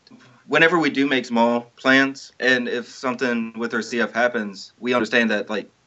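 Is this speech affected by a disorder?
No.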